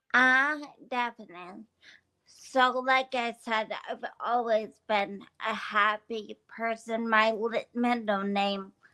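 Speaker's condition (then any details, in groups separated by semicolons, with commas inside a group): Brain injury from boulder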